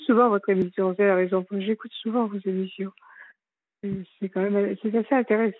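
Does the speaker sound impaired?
Yes: Parkinson's disease; left leg dragging, frequent tripping, noticed by sports coach, diagnosed by rheumatologist, confirmed by neurologist.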